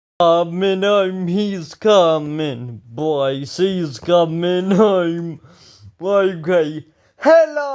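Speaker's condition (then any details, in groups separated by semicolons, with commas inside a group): Ataxia; speech recently worse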